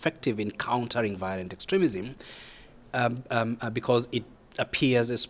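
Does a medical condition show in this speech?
No.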